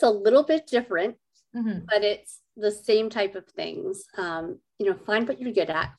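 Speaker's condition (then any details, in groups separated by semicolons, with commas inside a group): Cleft lip and palate; congenital cleft lip and palate, 25 surgeries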